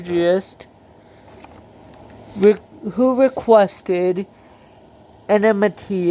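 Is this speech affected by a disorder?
Yes: cerebral palsy.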